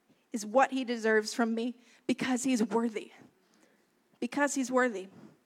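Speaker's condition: No condition

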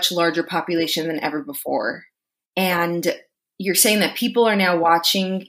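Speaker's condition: No condition

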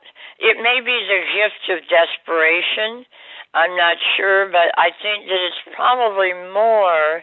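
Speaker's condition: Oral cancer surgery; oral cancer under tongue, recurred, tongue and neck nodes removed, jaw surgery, bar removed, reconstruction declined; seven-week radiation stopped speech and eating, radiation may affect vocal cords, Michigan surgeon unsure of voice

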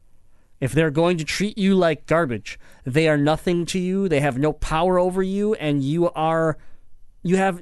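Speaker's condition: Cleft palate; talked differently growing up

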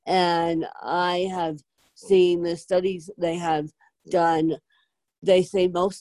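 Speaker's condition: Cerebral palsy, moderate; uses speech dictation

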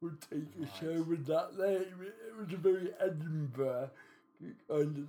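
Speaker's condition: Cerebral palsy

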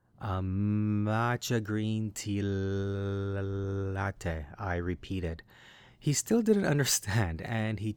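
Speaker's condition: Stuttering; stuttering with secondaries, out of control without sleep; some words fluent during recording; effortful control when ordering, word substitution, still understandable; blocks

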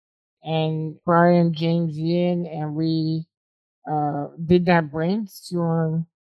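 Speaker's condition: Spinal muscular atrophy type 2

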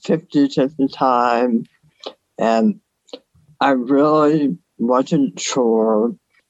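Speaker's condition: Oral cancer salvage surgery, partial tongue, mandible and soft palate resection; esophageal nerves

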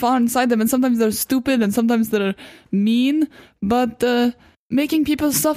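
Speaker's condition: No condition

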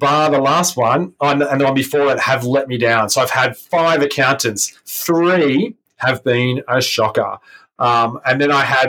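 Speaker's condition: No condition

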